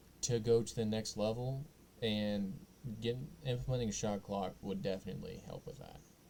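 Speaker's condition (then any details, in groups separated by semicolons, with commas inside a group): No condition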